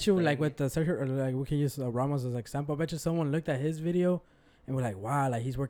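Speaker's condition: No condition

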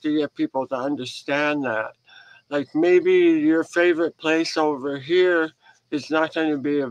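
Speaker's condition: Head and neck cancer surgery; crooked head since

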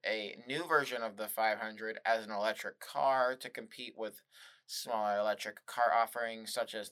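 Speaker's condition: No condition

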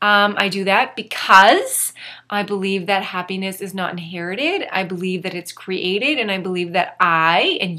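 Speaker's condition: No condition

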